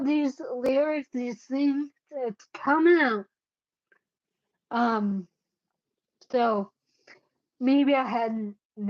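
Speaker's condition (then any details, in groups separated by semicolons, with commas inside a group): Cerebellar ataxia; caused by brain bleed, unsteady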